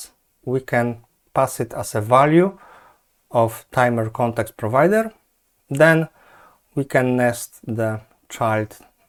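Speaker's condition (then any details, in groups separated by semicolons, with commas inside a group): No condition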